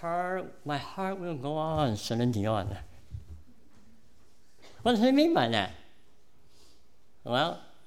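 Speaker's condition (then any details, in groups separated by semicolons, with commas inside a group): Cleft palate; congenital cleft palate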